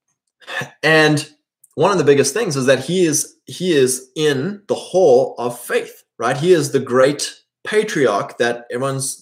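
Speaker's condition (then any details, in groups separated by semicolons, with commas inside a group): No condition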